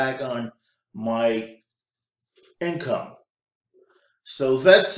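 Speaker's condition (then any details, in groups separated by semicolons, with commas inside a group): Cerebral palsy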